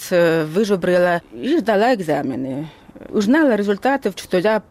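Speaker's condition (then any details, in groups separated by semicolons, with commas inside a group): Hearing loss; onset age 3, medical error, missed appendicitis, over 47 years since onset, Atikon hearing aids since childhood; hears only about 20 percent, 80 percent hearing loss; speech preserved thanks to hearing aids, worsened, accented, still speaks, learned lip-reading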